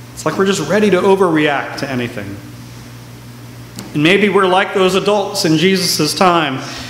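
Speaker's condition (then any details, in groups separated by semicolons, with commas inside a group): No condition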